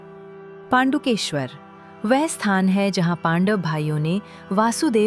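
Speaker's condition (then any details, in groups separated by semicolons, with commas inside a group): No condition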